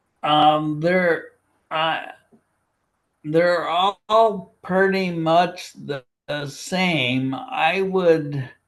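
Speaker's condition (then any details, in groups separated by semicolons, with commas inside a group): Primary lateral sclerosis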